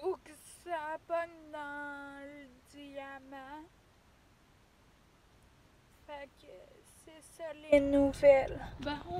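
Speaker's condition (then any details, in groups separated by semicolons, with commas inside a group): Ataxia; degenerative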